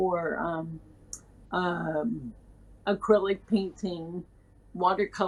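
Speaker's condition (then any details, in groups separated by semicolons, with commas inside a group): Cerebral palsy; from birth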